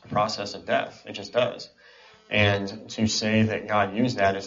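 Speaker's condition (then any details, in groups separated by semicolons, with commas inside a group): Cleft palate and cleft lip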